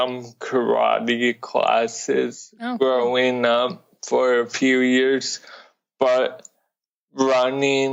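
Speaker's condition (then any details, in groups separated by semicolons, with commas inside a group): Cerebral palsy; from birth, diagnosed about age three, affects walking and running; mid-range severity, runs competitively; lifelong speech impediment, worked to reduce it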